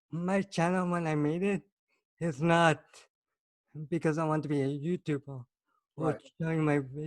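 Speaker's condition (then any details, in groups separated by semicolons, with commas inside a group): Cerebral palsy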